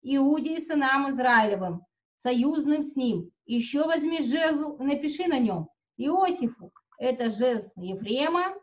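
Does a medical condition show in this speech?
No.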